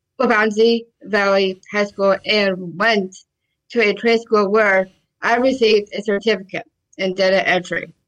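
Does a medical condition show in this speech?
Yes: Down syndrome; congenital, early intervention programs and therapies in early childhood.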